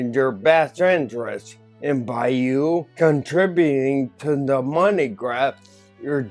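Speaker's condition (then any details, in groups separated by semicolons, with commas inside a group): Ataxia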